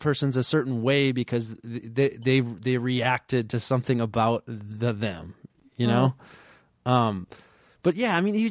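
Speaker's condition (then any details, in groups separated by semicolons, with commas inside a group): Stuttering; past therapy with fluency training, avoidance reduction, same therapy as Roisin; tightening during blocks, struggle in technical talk, can modify stutter; repeated sounds, repeated words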